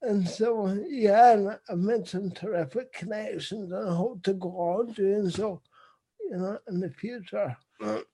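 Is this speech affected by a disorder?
Yes: cerebral palsy; visible.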